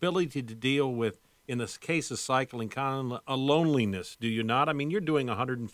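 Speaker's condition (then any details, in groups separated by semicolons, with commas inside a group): No condition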